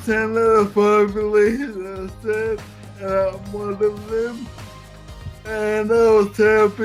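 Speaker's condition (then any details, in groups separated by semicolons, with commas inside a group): Friedreich's ataxia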